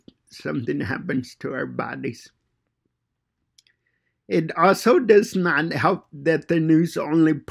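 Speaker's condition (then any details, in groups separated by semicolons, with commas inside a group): Cerebral palsy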